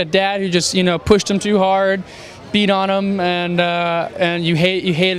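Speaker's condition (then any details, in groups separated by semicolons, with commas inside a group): No condition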